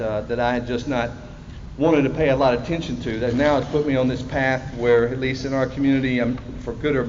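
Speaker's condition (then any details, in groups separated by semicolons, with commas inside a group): No condition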